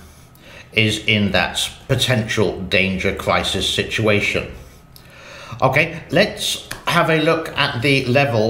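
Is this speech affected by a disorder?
No.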